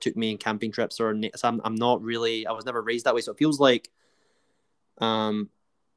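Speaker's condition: No condition

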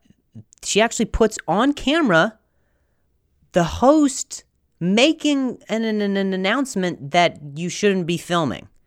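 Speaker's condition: Stutter; including during stand-up; repeated sounds, prolonged sounds

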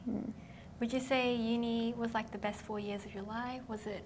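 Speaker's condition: No condition

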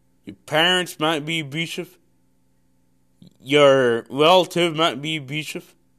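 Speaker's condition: Cerebral palsy; wears glasses

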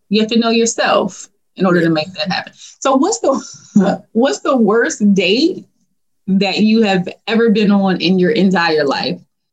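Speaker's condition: No condition

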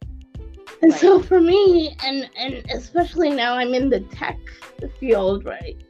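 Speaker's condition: Cerebral palsy; quadriplegic

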